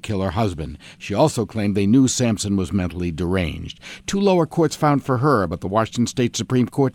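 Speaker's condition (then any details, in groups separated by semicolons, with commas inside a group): No condition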